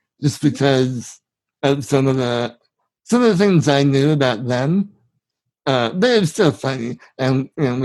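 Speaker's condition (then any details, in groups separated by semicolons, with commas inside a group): Spinal muscular atrophy; genetic, from birth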